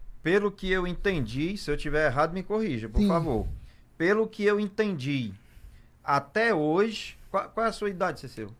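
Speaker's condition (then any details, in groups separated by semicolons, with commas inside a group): No condition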